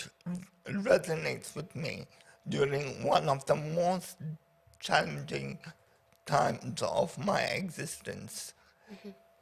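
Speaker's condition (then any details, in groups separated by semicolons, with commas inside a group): Paraplegia with essential tremor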